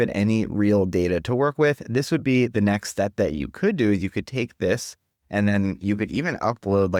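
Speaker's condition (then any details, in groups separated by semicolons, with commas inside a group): No condition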